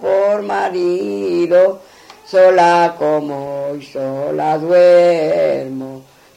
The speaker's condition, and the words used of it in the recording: No condition.